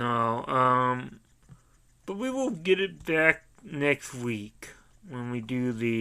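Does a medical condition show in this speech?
Yes: cerebral palsy.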